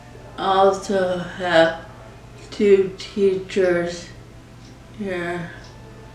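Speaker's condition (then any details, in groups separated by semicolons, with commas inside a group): ALS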